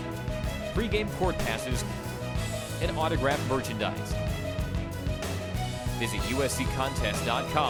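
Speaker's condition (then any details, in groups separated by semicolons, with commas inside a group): No condition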